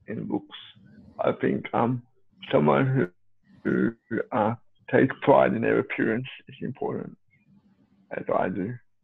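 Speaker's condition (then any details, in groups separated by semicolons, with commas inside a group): Cerebral palsy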